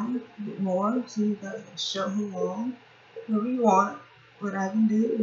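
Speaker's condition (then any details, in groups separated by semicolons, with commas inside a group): Cerebral palsy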